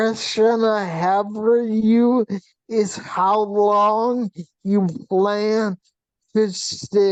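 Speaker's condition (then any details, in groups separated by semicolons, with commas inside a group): Vp shunt failure, brain pressure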